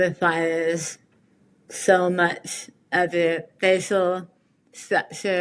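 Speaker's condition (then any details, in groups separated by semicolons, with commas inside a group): Tongue cancer, partial glossectomy; metastatic tongue cancer, 70% tongue removed right side, reconstructed, PEG tube; after surgery, radiation, chemotherapy, speech therapy twice weekly, slow progress; relearning speech and swallowing, jaw limited, can't swallow and breathe together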